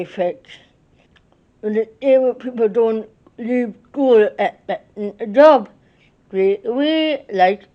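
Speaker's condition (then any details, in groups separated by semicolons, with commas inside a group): Cerebral palsy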